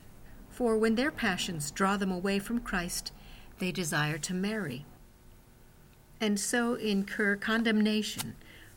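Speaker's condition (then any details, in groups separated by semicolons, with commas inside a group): No condition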